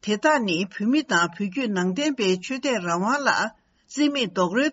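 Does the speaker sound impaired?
No.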